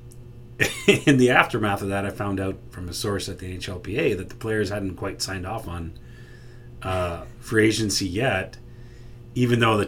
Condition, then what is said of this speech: None; typical speech.